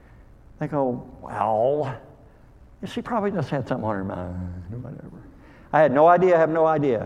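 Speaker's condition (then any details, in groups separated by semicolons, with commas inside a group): Cleft lip and palate; called hair lip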